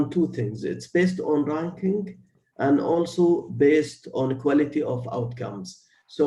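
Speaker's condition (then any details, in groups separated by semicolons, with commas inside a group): No condition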